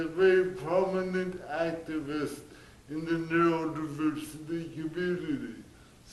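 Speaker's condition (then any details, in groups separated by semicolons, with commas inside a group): Cerebral palsy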